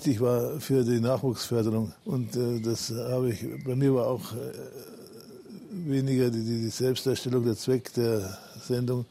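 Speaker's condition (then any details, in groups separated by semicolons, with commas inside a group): Parkinson's disease; now walks with crutches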